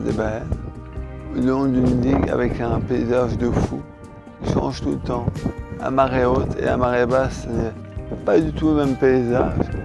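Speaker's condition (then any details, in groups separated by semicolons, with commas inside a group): Charcot disease (ALS); voice worsening, articulation problems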